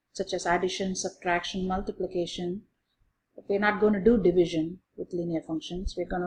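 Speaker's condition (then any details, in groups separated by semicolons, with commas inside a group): No condition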